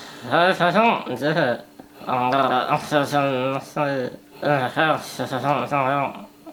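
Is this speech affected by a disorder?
Yes: spinal muscular atrophy type 1.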